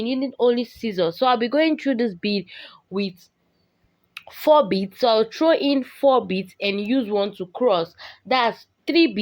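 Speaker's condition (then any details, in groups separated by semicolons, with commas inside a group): No condition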